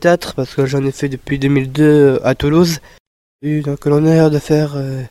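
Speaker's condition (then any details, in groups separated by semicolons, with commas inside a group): Down syndrome; Down syndrome (trisomy)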